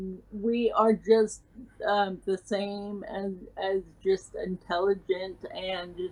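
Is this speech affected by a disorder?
Yes: cerebral palsy; from birth.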